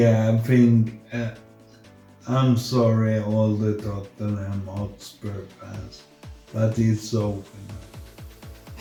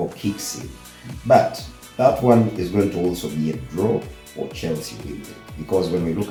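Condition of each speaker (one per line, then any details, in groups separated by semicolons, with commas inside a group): Multiple sclerosis; progressive form
No condition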